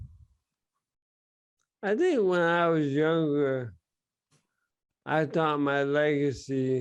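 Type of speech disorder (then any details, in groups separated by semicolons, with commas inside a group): Bulbar dysarthria; bulbar onset ALS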